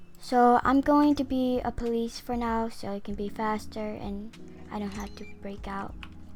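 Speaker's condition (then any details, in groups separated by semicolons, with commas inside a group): No condition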